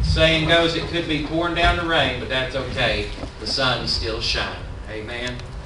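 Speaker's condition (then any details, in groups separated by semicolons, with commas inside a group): No condition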